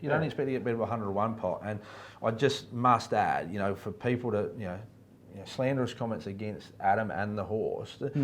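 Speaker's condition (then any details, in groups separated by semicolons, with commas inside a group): No condition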